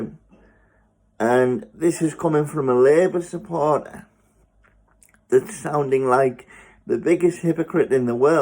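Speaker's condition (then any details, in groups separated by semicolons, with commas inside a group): Spastic cerebral palsy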